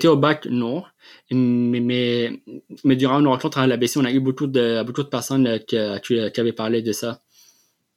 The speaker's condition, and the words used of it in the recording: Stuttering. Donc, c'est vrai que j'ai eu des que j'ai bégayé durant la présentation.